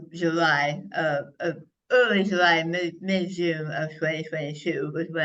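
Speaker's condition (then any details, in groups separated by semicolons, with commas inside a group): Head and neck cancer; right tongue carcinoma, over half tongue removed and reconstructed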